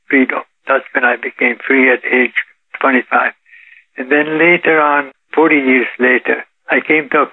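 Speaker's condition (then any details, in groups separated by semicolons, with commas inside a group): Parkinson's disease; now 84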